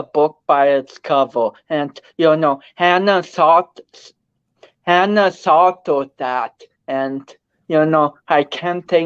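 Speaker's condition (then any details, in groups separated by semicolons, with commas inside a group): Cerebral palsy; speech affected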